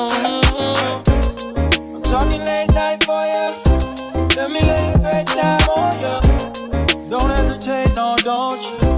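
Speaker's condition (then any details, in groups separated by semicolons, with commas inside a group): No condition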